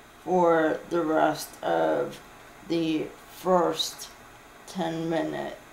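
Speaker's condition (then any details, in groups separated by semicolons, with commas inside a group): Cerebral palsy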